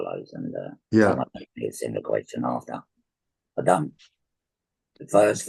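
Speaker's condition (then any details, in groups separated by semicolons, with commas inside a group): Laryngectomy for laryngeal cancer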